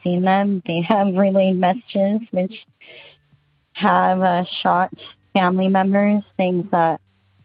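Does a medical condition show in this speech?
Yes: bilateral cleft lip and palate; congenital.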